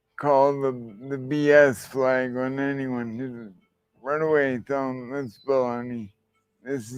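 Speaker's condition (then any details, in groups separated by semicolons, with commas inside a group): Traumatic brain injury; hit head despite helmet, immediate coma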